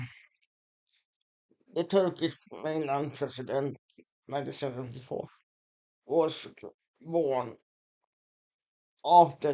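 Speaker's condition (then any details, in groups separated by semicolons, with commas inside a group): Muscular Parkinson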